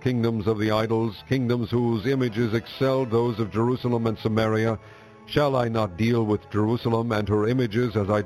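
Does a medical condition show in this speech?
No.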